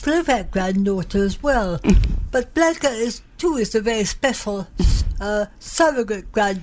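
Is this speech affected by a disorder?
Yes: cerebral palsy, mild; slight, from birth, born very premature, about three months early, all problems blamed on birth; general health very good.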